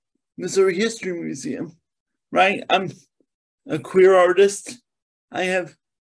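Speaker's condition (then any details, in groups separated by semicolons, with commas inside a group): Cerebral palsy; mainly lower limbs affected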